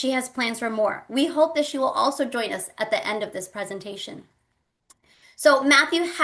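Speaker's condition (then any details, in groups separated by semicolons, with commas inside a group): No condition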